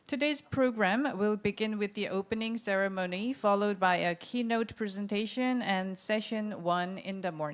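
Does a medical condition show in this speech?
No.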